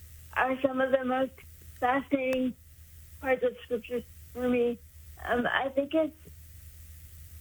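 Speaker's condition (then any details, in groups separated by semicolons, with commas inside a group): Cerebral palsy; congenital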